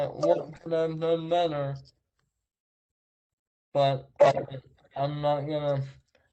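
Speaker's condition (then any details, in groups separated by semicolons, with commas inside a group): Traumatic brain injury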